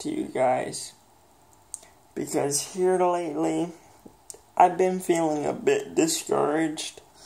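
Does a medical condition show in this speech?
Yes: cerebral palsy, mild.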